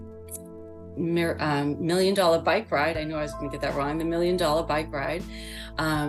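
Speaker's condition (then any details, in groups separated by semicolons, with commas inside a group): No condition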